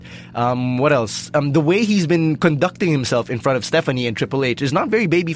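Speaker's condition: No condition

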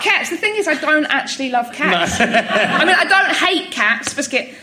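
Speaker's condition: Tourette's syndrome; tics since about age 6, neurological, believed inherited, intensified in early 20s, tics fluctuate over life; tics much more noticeable than in childhood, does not want medication to stop tics; random words like hedgehog, Geronimo, some swearing, blurts worst thing

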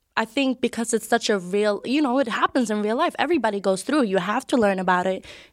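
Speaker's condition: No condition

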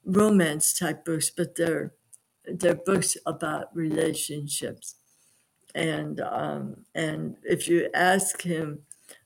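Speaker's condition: Aphasia; aphasia after stroke at age 52

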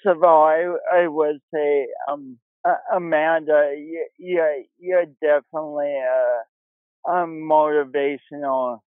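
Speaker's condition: Cerebral palsy; practices yoga, started at Sioux Falls YMCA

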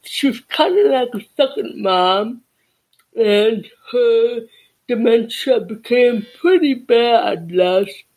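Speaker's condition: Cerebral palsy and deafness

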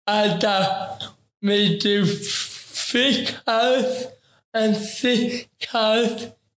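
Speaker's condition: Ataxic cerebral palsy; affects talking, taken very slow, talks word for word

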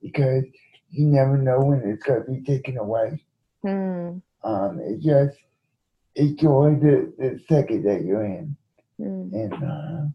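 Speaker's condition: Cerebral palsy; quadriplegic, present from birth; spasms

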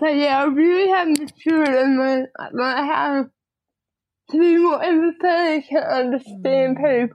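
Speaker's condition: Cerebral palsy, diplegia; spastic diplegia, both legs, hands mildly, Botox from diagnosis, cast once age seven, no surgery; speech a bit odd, had speech therapy

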